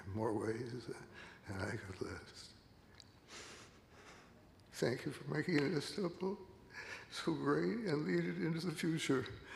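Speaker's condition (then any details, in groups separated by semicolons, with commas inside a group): Parkinson's disease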